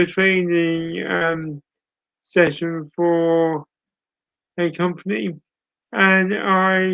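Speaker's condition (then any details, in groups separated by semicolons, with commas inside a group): Cerebral palsy; speech impairment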